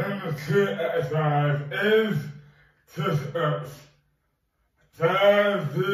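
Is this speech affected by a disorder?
Yes: dystonia.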